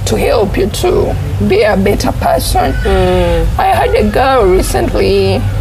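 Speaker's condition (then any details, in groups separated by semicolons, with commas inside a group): Cerebral palsy; hearing difficulty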